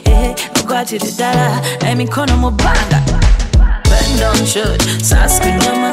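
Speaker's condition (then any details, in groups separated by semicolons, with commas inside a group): No condition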